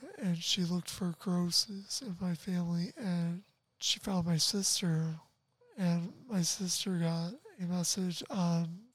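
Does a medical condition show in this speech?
Yes: tracheostomy, ventilator dependent; early cuff-up voicelessness.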